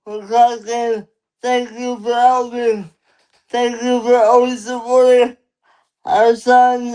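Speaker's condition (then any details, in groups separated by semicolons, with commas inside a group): Cerebral palsy; lifelong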